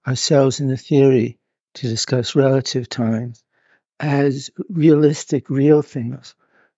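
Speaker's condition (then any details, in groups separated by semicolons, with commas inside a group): Parkinson's; reports not feeling very well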